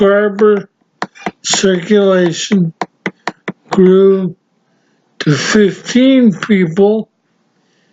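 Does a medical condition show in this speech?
Yes: severe traumatic brain injury; severe, caused by car wreck.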